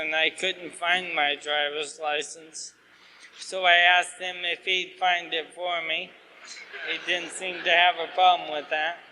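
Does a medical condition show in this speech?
Yes: ALS.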